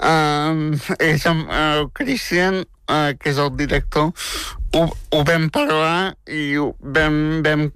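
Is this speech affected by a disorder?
Yes: spastic tetraplegic cerebral palsy; wheelchair user.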